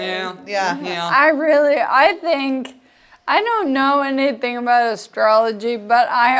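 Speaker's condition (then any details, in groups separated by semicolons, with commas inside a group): Friedreich's ataxia; progressive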